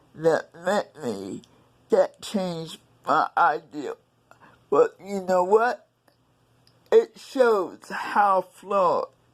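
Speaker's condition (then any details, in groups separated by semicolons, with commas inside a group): Cerebral palsy; several unnoticed strokes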